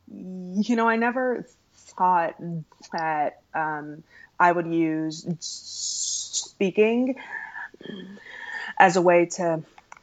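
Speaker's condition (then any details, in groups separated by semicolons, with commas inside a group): Stuttering; stuttering since around age 3, past speech therapy, largely stopped talking for about 5 years; formerly hid stuttering by switching words, deep breaths, fillers like ums and ahs, avoided talking; prolonged sounds, blocks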